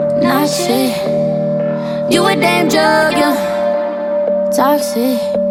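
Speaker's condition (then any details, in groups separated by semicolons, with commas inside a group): No condition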